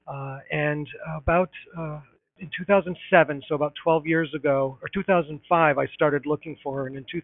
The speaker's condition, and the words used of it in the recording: None; typical speech.